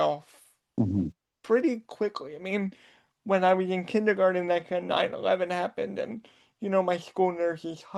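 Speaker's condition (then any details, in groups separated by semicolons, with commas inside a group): Cerebral palsy; voice sometimes sounds childlike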